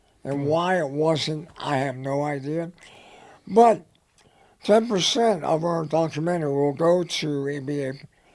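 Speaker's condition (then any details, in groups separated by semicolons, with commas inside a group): Head and neck cancer; dry throat, dry mouth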